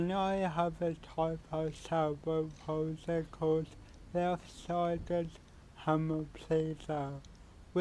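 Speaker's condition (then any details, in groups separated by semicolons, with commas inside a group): Cerebral palsy; speech improved over time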